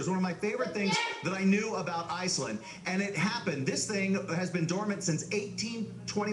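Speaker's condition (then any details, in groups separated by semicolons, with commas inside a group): No condition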